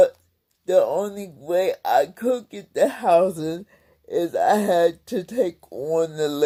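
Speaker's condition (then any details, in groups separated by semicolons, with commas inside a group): Cerebral palsy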